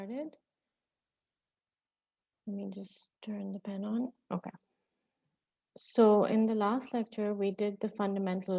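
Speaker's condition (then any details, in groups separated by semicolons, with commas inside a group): No condition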